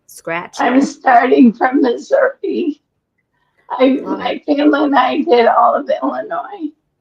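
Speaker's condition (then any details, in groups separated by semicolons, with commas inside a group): ALS; breathless after exertion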